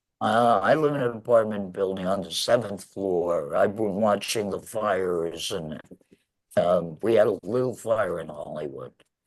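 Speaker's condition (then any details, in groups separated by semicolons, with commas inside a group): Laryngectomy; 11 years since surgery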